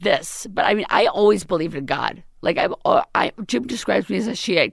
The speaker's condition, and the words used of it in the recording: Vocal cord paralysis. So what you hear now is temporary, but... you'll see.